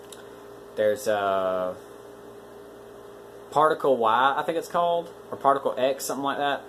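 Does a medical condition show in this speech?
No.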